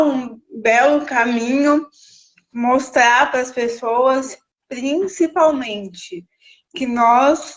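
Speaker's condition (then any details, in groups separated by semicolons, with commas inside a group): Cerebral palsy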